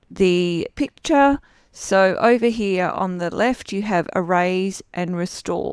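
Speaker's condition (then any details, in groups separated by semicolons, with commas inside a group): No condition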